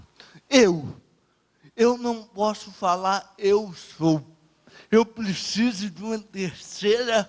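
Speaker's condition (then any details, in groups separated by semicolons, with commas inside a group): Cerebral palsy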